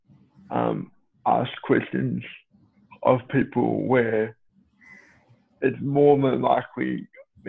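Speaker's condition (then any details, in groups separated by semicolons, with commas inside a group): Cerebral palsy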